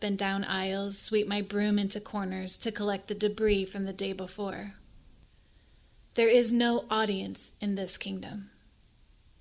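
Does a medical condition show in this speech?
No.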